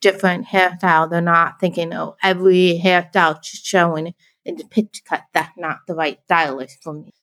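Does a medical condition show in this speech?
Yes: deafblind, born deaf; can speak, signing easier than speaking English in videos.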